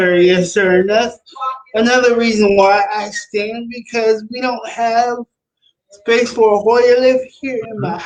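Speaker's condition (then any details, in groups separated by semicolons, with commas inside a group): Cerebral palsy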